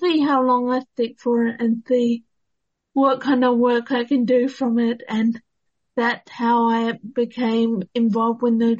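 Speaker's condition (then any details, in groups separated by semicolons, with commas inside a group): Cerebral palsy; therapies during schooling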